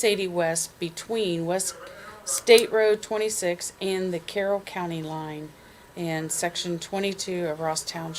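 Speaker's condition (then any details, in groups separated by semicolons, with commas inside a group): No condition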